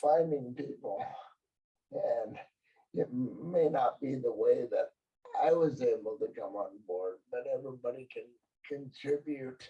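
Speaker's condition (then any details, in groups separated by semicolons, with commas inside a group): Cerebral palsy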